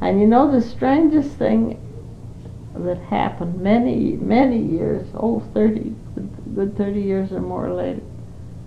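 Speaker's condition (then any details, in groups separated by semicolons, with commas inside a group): Parkinson's disease; Parkinson's for 5 years, not very able to do much; 5 years since onset, cannot live alone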